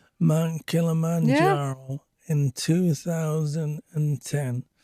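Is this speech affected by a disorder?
Yes: speech apraxia; disrupted brain signals to vocal cords; about 50% improved after therapy, fluency back; voice came and went, now much slower, singing voice affected.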